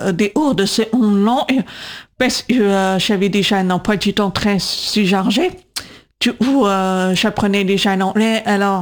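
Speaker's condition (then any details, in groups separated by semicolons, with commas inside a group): Profound congenital deafness, congenital, due to cytomegalovirus (CMV); diagnosed 18 months, severe then profound at 8, cochlear implants left 8.5, second 20-22; bilateral, age 37, two cochlear implants with external processors and antennas, magnets above ears; 20 years speech therapy for speaking and voice control, LPC cued speech, AI struggles to understand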